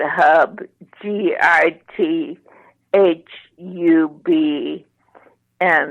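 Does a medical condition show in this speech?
Yes: ALS, mild; voice slightly impaired.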